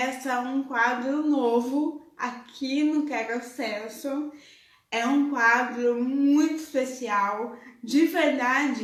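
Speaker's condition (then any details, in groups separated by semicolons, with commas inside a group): Cerebral palsy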